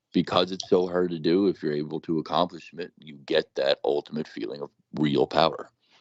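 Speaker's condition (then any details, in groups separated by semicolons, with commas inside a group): No condition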